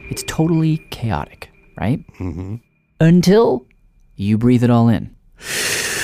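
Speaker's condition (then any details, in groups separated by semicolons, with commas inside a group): No condition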